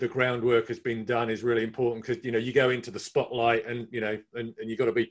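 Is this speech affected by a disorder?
No.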